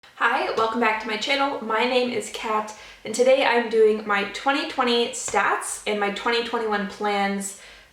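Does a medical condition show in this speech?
No.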